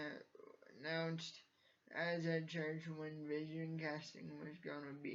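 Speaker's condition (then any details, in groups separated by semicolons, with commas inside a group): Cerebral palsy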